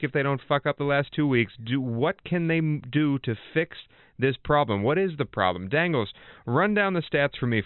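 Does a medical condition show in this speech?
No.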